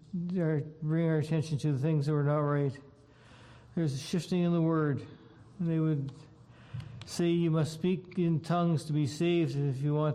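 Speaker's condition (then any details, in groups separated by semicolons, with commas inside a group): Parkinson's disease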